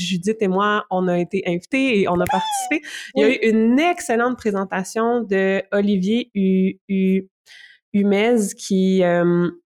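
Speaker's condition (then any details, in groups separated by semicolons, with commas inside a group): Stuttering; adult who stutters; stuttering moment during greeting, held back and stopped, could not reproduce it after; repeated sounds, prolonged sounds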